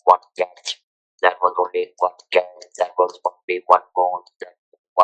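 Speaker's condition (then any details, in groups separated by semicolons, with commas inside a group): Throat cancer, electrolarynx user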